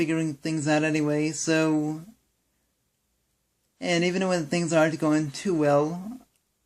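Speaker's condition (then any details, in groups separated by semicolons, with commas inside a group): Cerebral palsy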